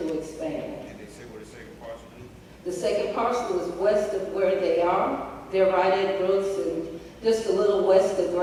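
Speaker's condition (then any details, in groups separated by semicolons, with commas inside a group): No condition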